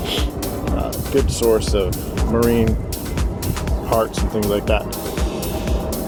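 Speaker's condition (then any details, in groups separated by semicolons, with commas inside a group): No condition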